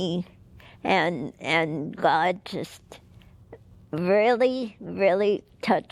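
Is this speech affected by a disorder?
Yes: cerebral palsy.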